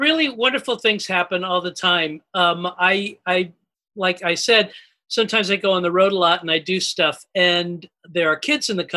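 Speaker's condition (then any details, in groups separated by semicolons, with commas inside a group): No condition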